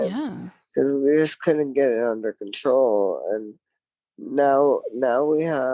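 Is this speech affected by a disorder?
Yes: traumatic brain injury.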